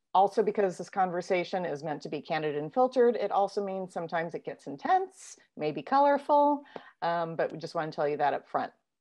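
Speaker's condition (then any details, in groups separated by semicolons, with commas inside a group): No condition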